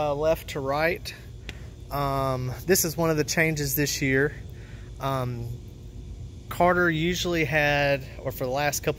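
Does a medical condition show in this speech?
No.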